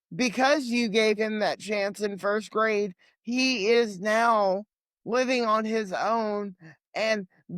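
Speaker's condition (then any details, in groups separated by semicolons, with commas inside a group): Cerebral palsy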